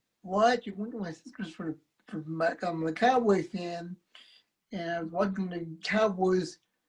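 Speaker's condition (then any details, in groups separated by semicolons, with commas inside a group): Cerebral palsy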